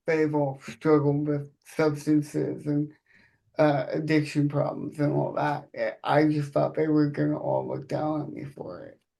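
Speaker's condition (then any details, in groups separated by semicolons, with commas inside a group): Cerebral palsy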